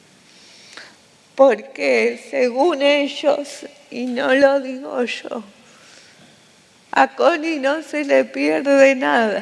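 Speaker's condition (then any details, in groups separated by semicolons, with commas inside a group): Cerebral palsy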